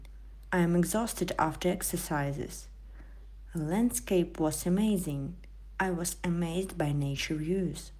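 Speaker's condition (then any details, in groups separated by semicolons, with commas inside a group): No condition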